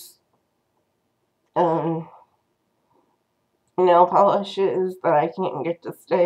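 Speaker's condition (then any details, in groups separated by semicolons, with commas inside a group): Cerebral palsy; first word not said quite right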